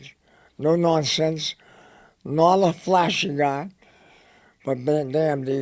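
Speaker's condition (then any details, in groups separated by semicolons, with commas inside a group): Head and neck cancer; dry throat, dry mouth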